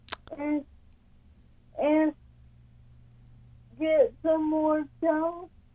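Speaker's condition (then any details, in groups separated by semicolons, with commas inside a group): Cerebral palsy; yoga with breathing and stretching exercises helped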